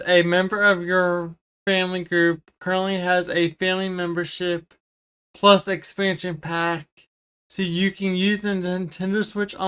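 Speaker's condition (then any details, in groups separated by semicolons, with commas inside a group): Cerebral palsy; wheelchair user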